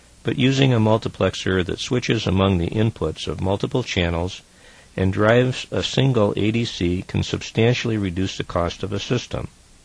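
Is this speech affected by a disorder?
No.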